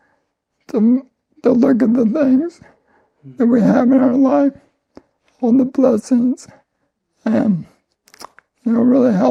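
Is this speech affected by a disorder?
Yes: ALS; voice and lungs affected.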